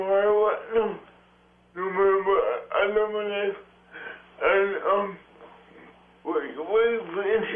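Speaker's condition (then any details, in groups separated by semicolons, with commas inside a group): Cerebral palsy; birth oxygen deprivation, wheelchair user; strong speech impediment, uses interpreter publicly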